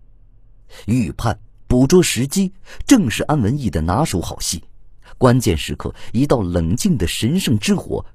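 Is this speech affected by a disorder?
No.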